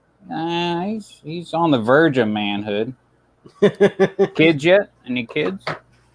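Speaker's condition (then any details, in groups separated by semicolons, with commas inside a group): No condition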